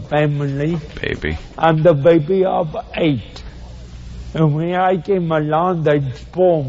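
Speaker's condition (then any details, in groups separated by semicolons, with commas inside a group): Cerebral palsy; from birth; speech hard to understand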